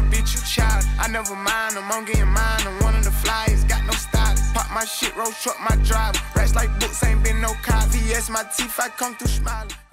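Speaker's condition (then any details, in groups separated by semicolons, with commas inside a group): No condition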